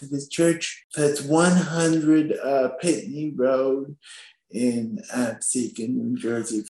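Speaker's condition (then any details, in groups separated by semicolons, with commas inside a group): Spastic quadriplegic cerebral palsy; from birth, born at 27 weeks gestation, now 23 years old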